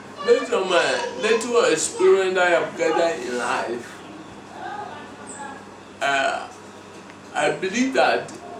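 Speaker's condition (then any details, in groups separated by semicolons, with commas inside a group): Cerebral palsy; speech brain area underdeveloped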